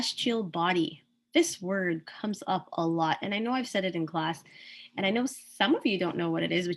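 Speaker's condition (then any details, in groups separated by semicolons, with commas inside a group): No condition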